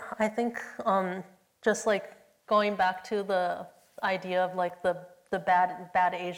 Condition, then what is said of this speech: Stuttering. I had a stutter when I was like in high school, and sometimes I still have it.